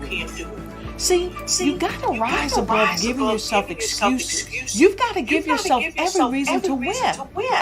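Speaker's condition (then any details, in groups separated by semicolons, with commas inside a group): No condition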